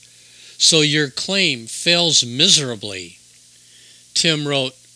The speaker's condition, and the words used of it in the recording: None; typical speech.